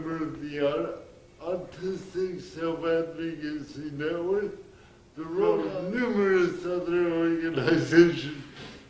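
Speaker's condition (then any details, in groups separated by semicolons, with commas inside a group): Cerebral palsy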